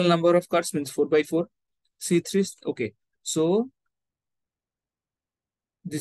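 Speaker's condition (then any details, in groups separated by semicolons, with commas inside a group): No condition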